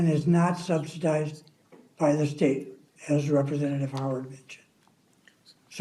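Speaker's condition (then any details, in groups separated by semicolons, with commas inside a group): ALS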